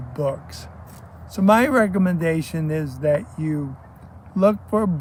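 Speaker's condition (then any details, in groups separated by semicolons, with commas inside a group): ALS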